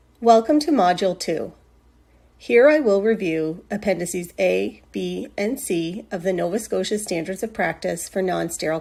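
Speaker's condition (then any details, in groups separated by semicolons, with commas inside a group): No condition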